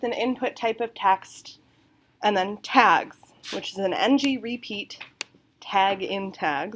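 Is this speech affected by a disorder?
No.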